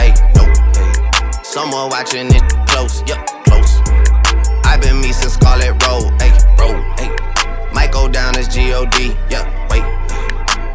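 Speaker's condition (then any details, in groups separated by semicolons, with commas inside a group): No condition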